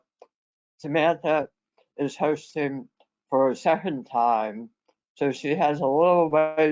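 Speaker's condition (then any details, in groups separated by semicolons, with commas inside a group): Head and neck cancer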